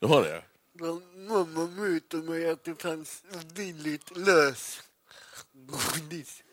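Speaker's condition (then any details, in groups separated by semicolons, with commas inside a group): Cerebral palsy; poor balance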